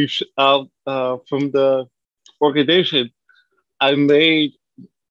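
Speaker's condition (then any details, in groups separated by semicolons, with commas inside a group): Cerebral palsy; from birth, lower extremities limited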